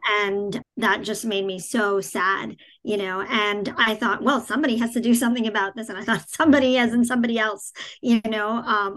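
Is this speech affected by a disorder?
Yes: cleft palate; congenital cleft palate without cleft lip.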